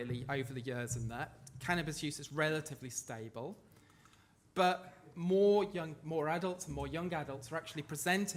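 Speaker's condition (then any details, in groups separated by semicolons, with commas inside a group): No condition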